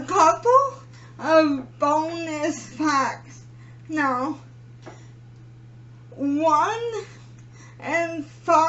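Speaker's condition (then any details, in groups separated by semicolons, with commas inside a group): Cerebral palsy; premature birth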